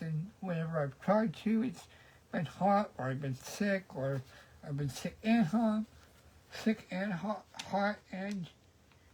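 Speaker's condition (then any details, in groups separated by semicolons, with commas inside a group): Cerebral palsy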